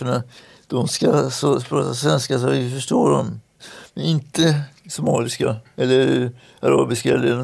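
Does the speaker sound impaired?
Yes: atypical Parkinson's; very rare atypical form, onset finger tremors, fluctuating movement, growing stiffness, sometimes cannot leave bed; hands working at present; sudden slurring mid-conversation.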